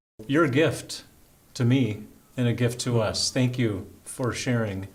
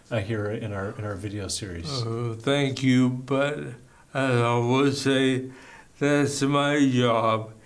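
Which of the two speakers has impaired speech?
The second: ALS; bulbar onset, slurred speech first; recently diagnosed, symptoms over a year; worsening slurred speech, eventual breathing failure mentioned.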